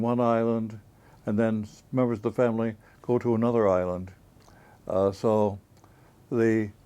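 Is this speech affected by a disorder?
No.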